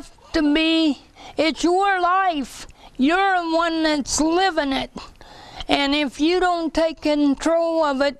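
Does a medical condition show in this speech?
Yes: cerebral palsy.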